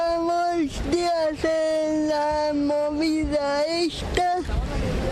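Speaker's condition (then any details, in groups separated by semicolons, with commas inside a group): Cerebral palsy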